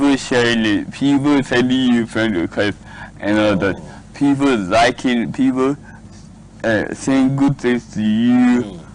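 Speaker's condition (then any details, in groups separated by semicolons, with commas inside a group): Cerebral palsy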